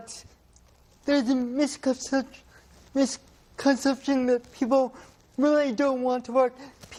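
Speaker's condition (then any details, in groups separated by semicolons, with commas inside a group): Cerebral palsy; talking impacted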